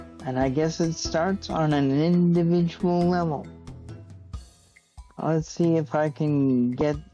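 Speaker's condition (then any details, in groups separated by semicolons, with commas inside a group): Cerebral palsy; stiff muscles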